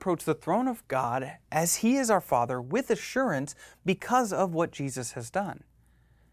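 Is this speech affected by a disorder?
No.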